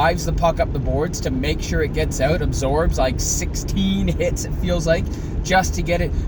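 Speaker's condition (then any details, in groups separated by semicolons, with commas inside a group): No condition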